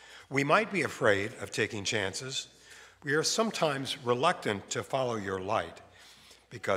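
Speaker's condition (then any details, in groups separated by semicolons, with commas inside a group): No condition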